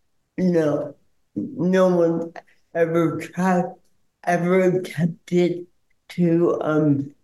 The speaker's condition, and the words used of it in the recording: Cerebral palsy. And so if there are times you might have some challenge understanding him, it's because he has cerebral palsy.